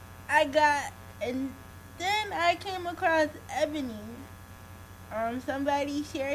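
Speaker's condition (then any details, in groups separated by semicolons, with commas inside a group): Cerebral palsy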